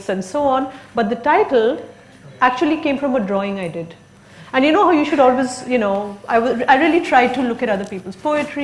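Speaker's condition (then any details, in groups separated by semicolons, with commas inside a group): No condition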